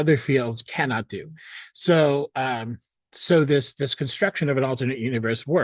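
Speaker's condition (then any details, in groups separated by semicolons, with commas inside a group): No condition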